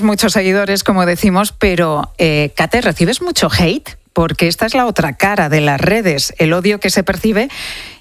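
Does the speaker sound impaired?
No.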